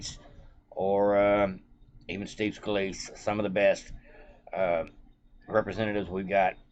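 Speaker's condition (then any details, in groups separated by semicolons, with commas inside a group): No condition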